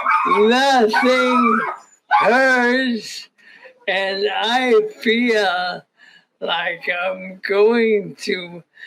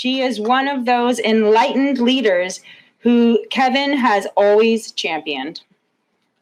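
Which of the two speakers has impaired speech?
The first: ALS.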